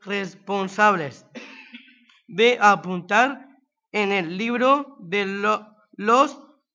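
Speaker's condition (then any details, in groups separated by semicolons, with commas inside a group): Down syndrome; age 20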